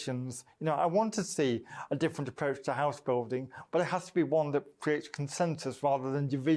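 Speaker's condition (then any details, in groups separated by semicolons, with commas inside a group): Cerebral palsy, mild; strangulated voice, less clear on recordings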